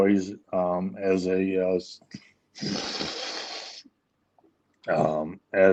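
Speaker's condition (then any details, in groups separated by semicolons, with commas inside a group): ALS; speech issues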